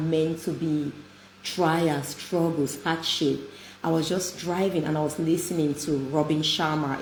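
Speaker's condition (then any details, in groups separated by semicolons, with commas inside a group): No condition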